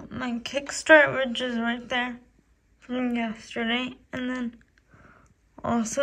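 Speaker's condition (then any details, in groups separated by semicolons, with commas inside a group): Cerebral palsy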